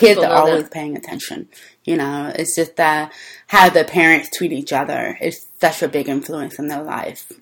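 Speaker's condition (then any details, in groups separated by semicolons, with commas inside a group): Deafness; deaf since childhood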